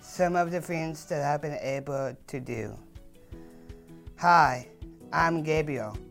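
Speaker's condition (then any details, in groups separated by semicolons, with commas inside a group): Down syndrome, trisomy 21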